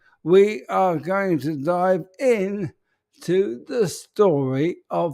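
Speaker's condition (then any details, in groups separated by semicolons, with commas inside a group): ALS; speech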